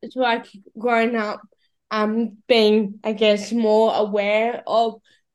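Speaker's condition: Cerebral palsy; carries spare cochlear implant

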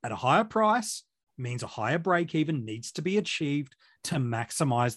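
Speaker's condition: No condition

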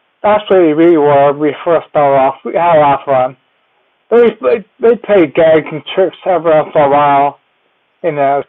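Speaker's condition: Cerebellar ataxia; team helps up and down stairs

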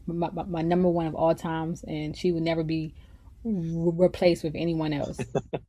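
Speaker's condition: Stutter; still has bad days; rehearses and records own voice before presentations; stuttering blocks, periods unable to say a word, stumbles on words, quickly gets back on track; repeated sounds

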